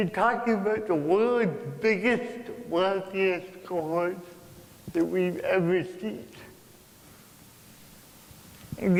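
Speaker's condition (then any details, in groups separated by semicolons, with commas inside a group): Cerebral palsy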